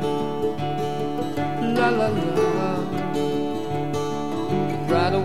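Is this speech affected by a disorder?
No.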